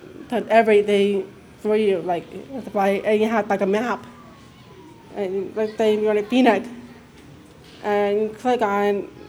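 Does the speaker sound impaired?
Yes: deafness; hearing loss; mix of speech and sign growing up, signs with family.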